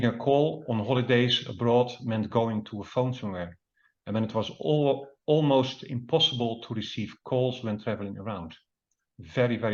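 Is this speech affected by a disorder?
No.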